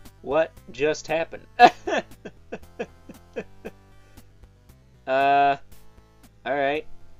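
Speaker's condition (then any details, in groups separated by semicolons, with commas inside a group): No condition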